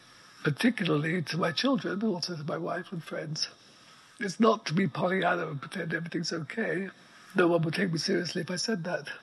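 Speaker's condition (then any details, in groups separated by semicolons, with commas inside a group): ALS; progressive neuromuscular illness, effectively quadriplegic, wheelchair six months after diagnosis, plastic nasal breathing pump; immobile for hours on end, pump sets breathing rate, writes by dictation; voice very weak, needs amplifier, breathing apparatus audible in background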